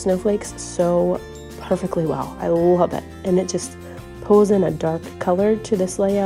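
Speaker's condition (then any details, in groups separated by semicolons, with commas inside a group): No condition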